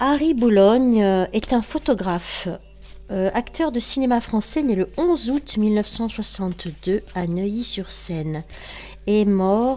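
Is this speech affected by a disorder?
No.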